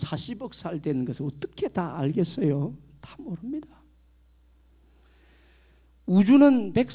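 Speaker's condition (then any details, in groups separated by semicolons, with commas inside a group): No condition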